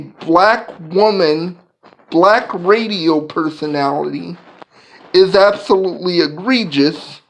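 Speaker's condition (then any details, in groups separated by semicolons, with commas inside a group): Cerebral palsy; physical disability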